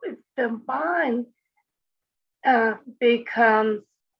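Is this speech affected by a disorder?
Yes: speech impediment; possibly a bit slower than before, needs extra time to speak.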